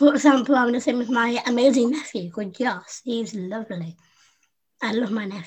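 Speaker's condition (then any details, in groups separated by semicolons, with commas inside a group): Down syndrome; congenital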